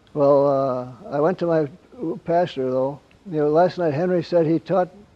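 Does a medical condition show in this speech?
Yes: Parkinson's; wakes at night.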